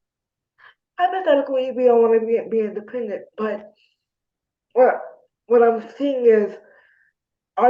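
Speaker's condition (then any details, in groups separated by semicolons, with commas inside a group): Spastic diplegia cerebral palsy; right-side hemiplegia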